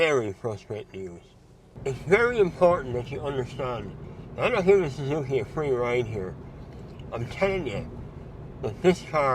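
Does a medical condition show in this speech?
Yes: mouth cancer surgery.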